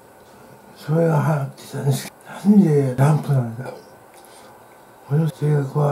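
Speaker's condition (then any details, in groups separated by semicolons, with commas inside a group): Tongue cancer, partial glossectomy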